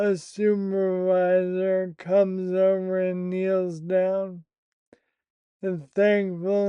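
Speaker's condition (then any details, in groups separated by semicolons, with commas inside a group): Primary lateral sclerosis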